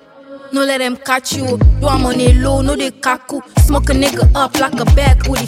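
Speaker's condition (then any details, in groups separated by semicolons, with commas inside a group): No condition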